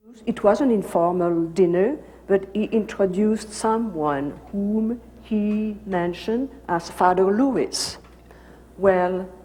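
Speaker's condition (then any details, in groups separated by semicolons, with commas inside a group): No condition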